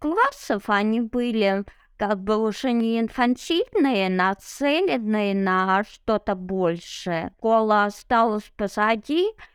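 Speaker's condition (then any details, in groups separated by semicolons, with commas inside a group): Cerebral palsy; no wheelchair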